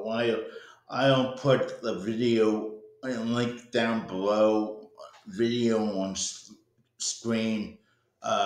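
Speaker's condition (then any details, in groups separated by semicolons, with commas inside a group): Cerebral palsy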